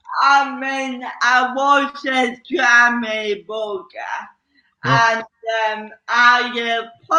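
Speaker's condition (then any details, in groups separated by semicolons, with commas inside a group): Cerebral palsy; slow speech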